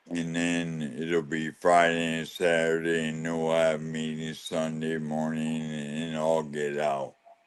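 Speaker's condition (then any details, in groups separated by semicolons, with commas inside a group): ALS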